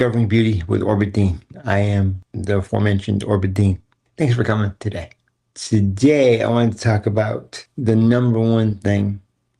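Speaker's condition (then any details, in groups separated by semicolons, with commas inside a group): Cerebral palsy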